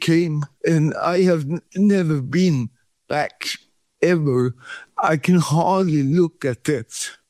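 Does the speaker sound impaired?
Yes: cerebral palsy; muscle cramps and pain from shaking.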